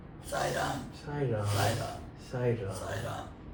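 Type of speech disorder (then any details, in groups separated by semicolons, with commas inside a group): Speech with a voice prosthesis; laryngeal cancer, laryngectomy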